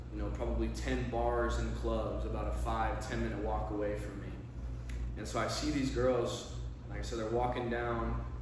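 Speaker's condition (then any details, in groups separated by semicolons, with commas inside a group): No condition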